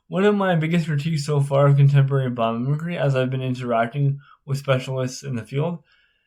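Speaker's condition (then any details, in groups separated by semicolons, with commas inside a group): Spastic cerebral palsy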